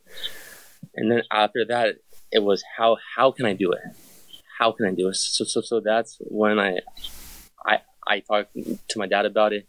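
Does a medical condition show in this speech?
Yes: stuttering; onset at a young age, always a problem growing up; still stutters; here repeated words, blocks.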